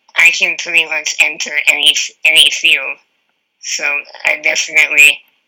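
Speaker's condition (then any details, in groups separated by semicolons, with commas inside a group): Spinal muscular atrophy; wheelchair user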